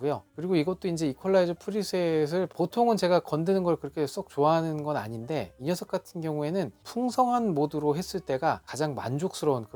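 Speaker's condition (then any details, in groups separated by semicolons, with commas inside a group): No condition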